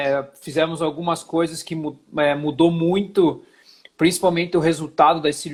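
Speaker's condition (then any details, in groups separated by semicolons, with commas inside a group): No condition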